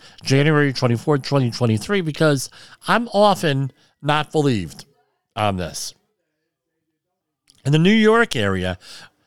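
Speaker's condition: Cleft lip and palate

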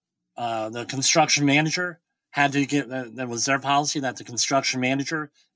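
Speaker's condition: Bilateral cleft lip and palate; now able to hold conversation

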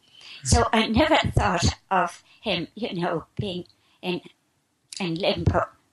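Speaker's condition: Spasmodic dysphonia; asks hosts for healing meanwhile

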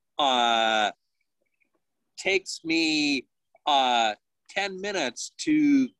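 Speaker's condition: Aphasia; loses about half the words in conversation

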